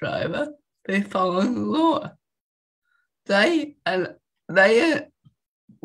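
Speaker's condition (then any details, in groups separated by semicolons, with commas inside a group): Cerebral palsy; walks, no wheelchair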